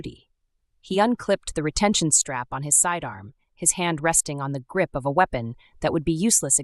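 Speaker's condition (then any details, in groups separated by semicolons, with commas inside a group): No condition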